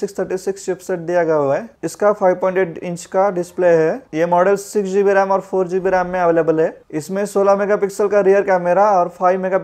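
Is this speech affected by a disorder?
No.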